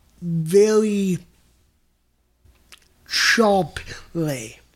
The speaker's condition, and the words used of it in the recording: Cerebral palsy. Things to me with my version of cerebral palsy is that sometimes unconsciously, I spit when I talk.